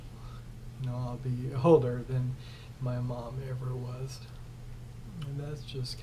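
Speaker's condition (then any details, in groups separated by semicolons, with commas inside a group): ALS; arms, neck and throat affected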